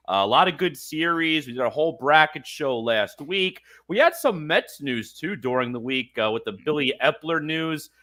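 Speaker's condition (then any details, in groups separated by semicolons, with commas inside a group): No condition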